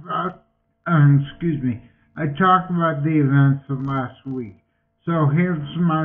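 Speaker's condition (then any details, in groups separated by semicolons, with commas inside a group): Multiple sclerosis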